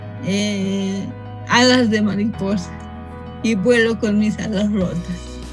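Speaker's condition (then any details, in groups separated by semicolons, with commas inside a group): Cerebral palsy from birth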